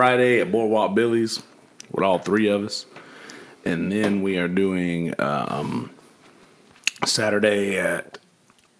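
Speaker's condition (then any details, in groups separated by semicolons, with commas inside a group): No condition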